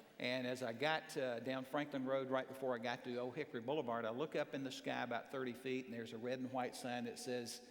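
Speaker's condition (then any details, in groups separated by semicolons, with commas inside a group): No condition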